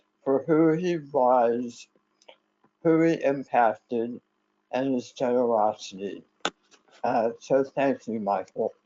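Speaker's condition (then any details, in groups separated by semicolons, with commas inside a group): Head and neck cancer; survivor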